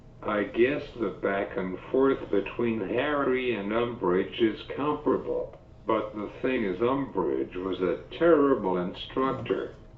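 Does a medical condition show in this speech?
Yes: cerebral palsy; uses wheelchair.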